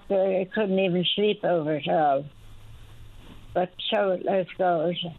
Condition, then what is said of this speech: Stroke. She has a little bit of a speech impediment, but I'm sure you'll be able to handle what she's saying, and you can clarify any words, or I'll clarify as she speaks.